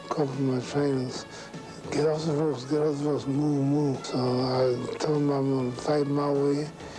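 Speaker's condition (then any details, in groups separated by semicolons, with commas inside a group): Parkinson's syndrome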